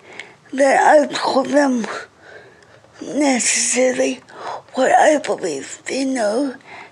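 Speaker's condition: Cerebral palsy; wheelchair user, speech and more

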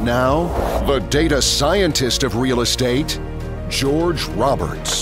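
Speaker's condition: No condition

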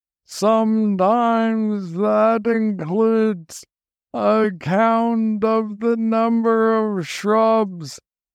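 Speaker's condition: Parkinson's disease, young onset; diagnosed at age 35, urinary incontinence with symptom fluctuations, urologist prescribed various drugs, largely relieved

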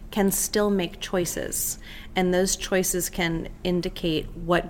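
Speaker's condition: No condition

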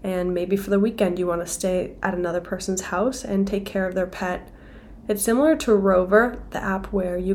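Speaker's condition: No condition

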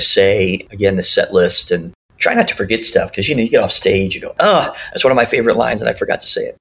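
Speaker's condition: Cleft lip and palate; speech classes in childhood

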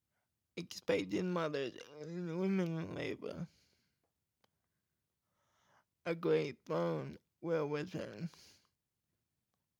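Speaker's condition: Cerebral palsy; voice goes in and out

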